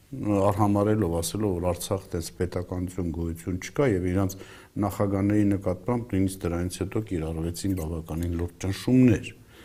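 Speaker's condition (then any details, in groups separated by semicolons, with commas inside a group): No condition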